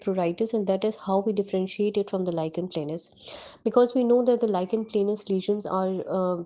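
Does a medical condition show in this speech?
No.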